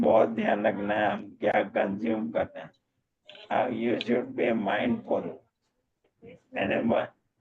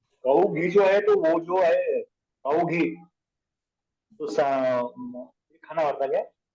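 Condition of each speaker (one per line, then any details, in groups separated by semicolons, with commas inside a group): Motor neurone disease; forearm fasciculations and twitching; voice strong and loud
No condition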